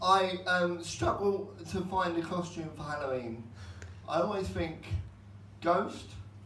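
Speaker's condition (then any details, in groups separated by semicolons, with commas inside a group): Cerebral palsy; cannot stand, performs seated; unusual voice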